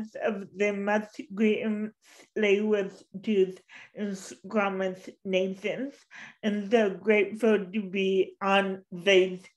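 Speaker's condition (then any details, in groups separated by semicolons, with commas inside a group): Cerebral palsy; since birth, walks with walker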